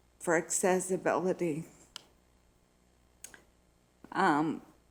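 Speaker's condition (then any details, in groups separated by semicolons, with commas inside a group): Multiple sclerosis; needs time to get voice up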